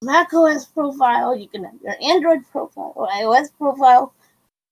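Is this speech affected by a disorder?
Yes: cerebral palsy; diagnosed about age one.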